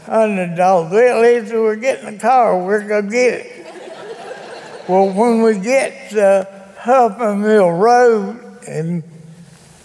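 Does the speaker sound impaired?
Yes: cerebral palsy; Greensboro doctor said nothing can be done.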